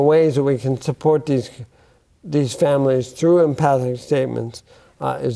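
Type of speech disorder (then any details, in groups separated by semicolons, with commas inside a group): Bulbar dysarthria; bulbar onset ALS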